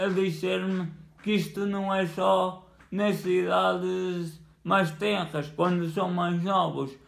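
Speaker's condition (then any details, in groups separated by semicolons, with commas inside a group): Cerebral palsy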